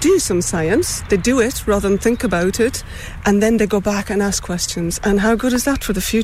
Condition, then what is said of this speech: No condition.